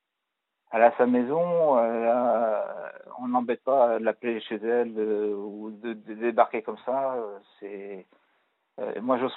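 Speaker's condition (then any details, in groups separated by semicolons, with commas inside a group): Parkinson's disease; Parkinson's disease in third year, pronounced tremors at times, Sifrol stopped as not tolerated; arm and leg tremors, worse with stress, Sinemet four times daily, physiotherapy twice weekly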